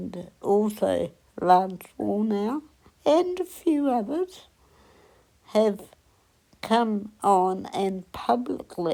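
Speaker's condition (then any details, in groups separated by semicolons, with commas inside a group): Cerebral palsy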